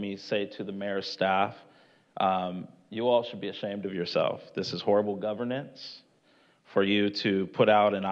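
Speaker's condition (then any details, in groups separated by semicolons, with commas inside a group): No condition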